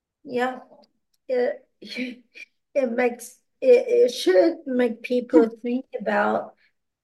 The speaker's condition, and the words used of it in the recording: Aphasia. I also have aphasia, So I can't always pick out the words I need right now.